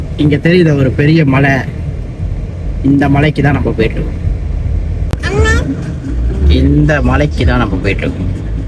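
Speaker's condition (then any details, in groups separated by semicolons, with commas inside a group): No condition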